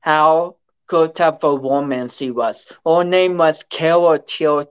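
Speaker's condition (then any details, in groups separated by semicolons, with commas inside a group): Cerebral palsy; affects speech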